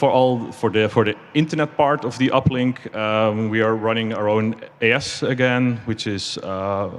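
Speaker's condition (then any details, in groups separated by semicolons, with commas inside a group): No condition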